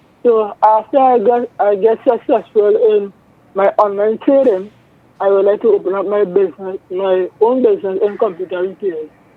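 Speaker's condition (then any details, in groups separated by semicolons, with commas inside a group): Cerebral palsy; present from birth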